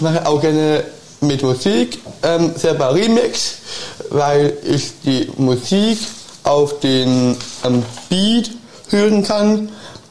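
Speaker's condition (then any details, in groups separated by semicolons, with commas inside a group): Down syndrome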